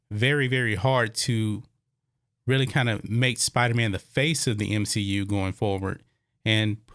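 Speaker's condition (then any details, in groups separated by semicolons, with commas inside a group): No condition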